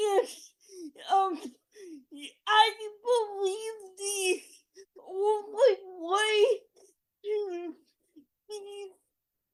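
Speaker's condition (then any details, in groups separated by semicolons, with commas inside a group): Cerebral palsy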